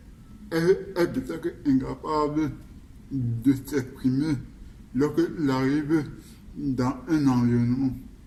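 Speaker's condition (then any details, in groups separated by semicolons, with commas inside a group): Cerebral palsy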